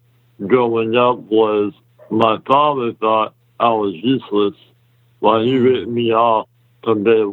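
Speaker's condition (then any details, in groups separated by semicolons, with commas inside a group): Muscular dystrophy; congenital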